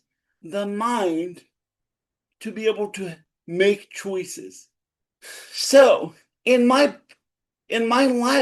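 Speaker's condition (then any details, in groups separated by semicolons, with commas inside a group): Cerebral palsy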